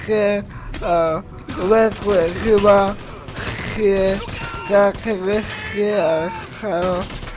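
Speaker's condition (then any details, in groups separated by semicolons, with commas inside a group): Cerebral palsy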